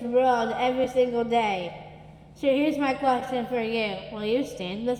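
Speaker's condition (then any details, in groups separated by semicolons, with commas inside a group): Down syndrome; petite stature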